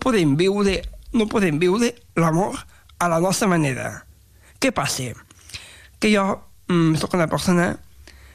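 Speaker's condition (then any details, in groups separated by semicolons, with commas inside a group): Down syndrome; intellectual disability, learns at own pace, needs extra time to understand and process explanations; describes self as very talkative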